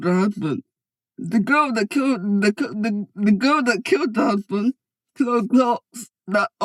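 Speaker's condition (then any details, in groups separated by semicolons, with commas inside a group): Cerebral palsy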